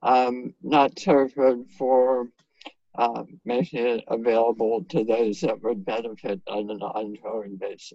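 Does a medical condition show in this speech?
Yes: head and neck cancer surgery; five head and neck cancers, radiation, years of toxic chemotherapy, resulting severe dysphagia, no normal meals since.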